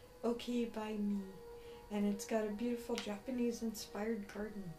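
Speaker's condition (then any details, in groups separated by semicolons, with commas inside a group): No condition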